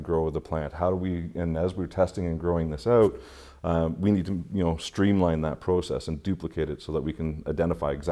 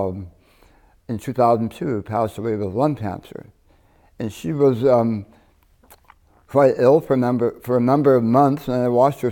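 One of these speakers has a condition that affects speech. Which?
The second: tongue cancer, partial glossectomy; tongue carcinoma, third of tongue removed, neck nodes removed, wrist flap; distinctive accent, relearned talking.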